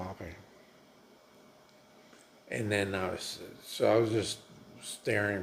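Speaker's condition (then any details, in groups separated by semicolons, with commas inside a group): Multiple sclerosis; affects legs; dry mouth, dry food hard to swallow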